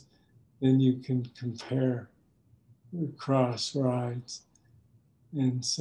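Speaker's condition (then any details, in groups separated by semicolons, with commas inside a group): Parkinson's disease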